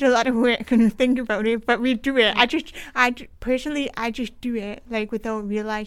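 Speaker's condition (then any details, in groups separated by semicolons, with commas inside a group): Deaf with cochlear implant, congenital; born deaf, hard to hear everyone in group work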